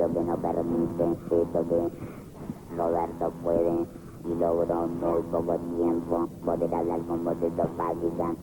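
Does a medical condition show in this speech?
Yes: laryngectomy; after laryngeal cancer.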